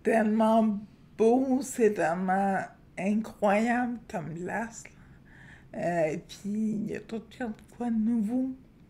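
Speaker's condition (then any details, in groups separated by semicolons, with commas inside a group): Friedreich's ataxia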